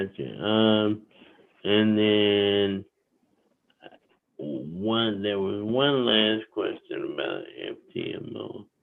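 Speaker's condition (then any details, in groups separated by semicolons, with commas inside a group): Cerebral palsy; wheelchair user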